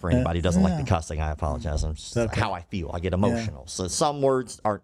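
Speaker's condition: Cleft lip and palate

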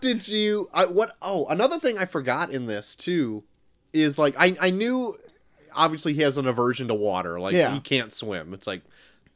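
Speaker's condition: No condition

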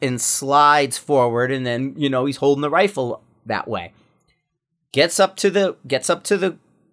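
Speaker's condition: No condition

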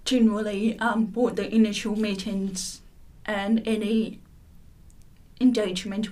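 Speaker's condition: Profound deafness

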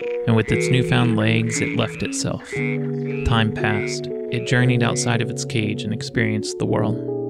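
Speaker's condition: No condition

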